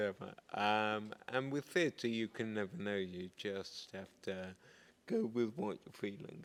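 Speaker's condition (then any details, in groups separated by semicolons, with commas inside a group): Multiple sclerosis, progressive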